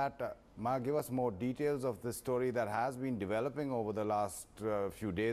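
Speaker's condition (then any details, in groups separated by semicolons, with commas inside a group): No condition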